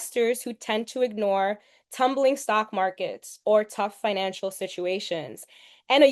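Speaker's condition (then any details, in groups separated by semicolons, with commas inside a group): No condition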